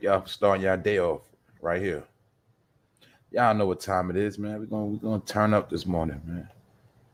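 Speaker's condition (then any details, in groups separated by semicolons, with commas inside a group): No condition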